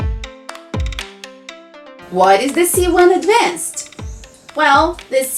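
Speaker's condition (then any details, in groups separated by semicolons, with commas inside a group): No condition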